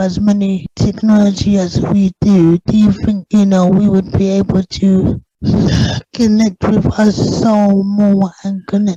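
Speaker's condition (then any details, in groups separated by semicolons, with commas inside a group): Cerebral palsy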